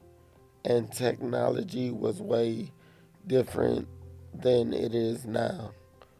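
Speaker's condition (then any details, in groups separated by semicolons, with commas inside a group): Cerebral palsy; affects movement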